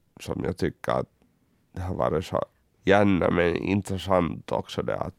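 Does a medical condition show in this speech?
Yes: cerebral palsy; congenital, born two months premature at 1.69 kg, underdeveloped lungs, electric wheelchair user, cannot run, childhood habilitation courses at Folkhälsan.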